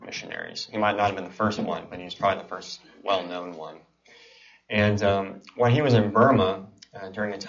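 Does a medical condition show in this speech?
Yes: cleft palate and cleft lip.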